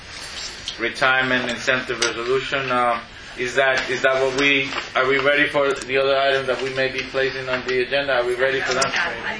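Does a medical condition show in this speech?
No.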